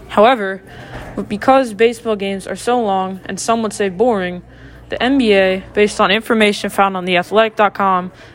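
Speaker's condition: No condition

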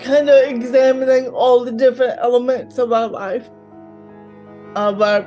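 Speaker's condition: Cerebral palsy, mild; mouth affected

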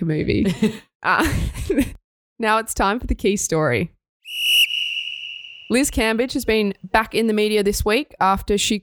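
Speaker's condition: No condition

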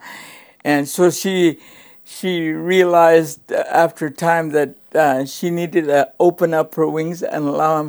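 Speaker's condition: Cerebral palsy; cerebral palsy present from birth

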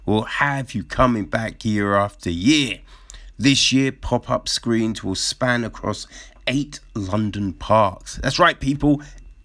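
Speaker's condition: No condition

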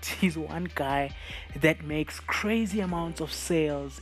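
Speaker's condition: No condition

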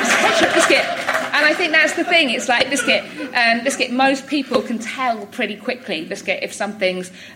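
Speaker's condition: Tourette's syndrome; neurological tic disorder, believed inherited, tics since about age six, intensified in early twenties; frequent vocal tics interrupting sentences, hedgehog, random phrases, occasional swearing, noises

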